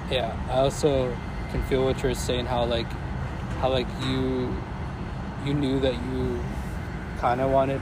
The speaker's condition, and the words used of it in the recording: Stuttering. And, like, you know, there's also certain, like, words or certain, like, situations and all that stuff that you're like, okay, well, let me chill out for a second.